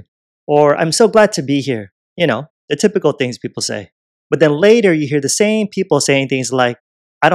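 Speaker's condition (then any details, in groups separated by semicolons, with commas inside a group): No condition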